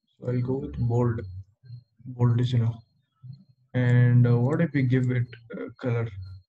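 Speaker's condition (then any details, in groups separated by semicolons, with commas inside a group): No condition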